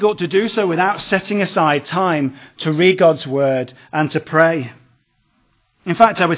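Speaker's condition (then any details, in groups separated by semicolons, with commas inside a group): No condition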